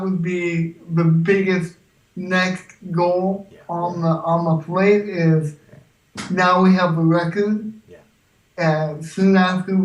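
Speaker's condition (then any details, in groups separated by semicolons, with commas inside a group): Cerebral palsy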